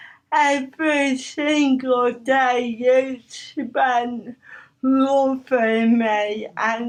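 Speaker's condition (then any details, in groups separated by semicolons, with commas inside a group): Cerebral palsy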